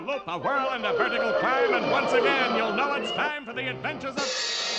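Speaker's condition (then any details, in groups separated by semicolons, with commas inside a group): No condition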